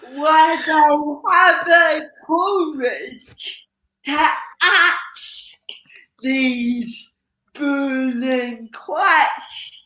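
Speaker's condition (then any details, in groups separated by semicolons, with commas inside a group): Cerebral palsy; slow speech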